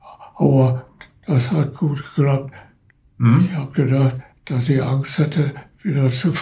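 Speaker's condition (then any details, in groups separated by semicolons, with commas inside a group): Parkinson's disease; progressive Parkinson's disease, arm tremor, finger cramping, arm dislocated in car accident with ongoing pain; progressive worsening, cannot turn newspaper pages, in care home, LVR neurologist; could not speak properly during earlier sudden spinning vertigo episode, caller noticed voice, ambulance called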